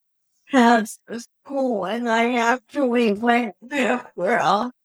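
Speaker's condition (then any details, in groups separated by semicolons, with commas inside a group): Cerebral palsy; physical therapy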